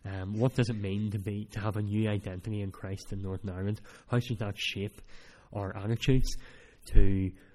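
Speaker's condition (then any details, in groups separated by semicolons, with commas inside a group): Cleft palate; speech not that clear at times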